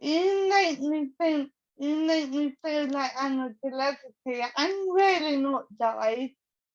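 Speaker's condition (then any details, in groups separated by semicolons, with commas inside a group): Cerebral palsy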